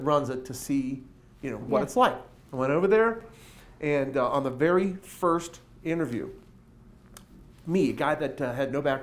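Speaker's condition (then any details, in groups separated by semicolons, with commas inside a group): No condition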